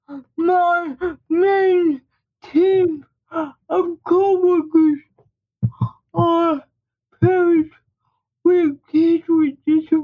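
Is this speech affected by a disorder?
Yes: speech impairment; physical disability, uses wheelchair; speech impairment audible to listeners.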